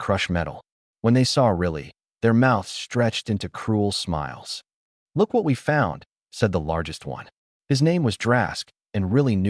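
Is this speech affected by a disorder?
No.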